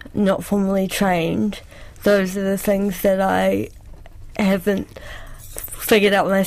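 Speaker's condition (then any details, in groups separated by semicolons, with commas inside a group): Cerebral palsy; cerebral palsy since childhood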